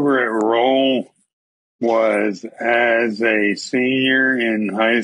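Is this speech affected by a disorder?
Yes: ALS.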